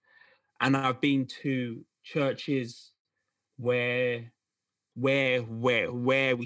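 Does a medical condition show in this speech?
Yes: stammer; struggles to get words out, other sounds before intended word, single words take longer; here repeated sounds, prolonged sounds.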